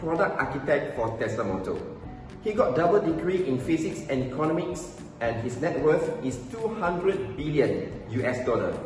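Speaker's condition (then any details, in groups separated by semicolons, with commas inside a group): No condition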